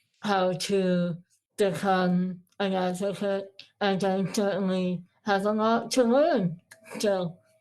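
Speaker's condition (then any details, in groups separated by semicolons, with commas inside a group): Moebius syndrome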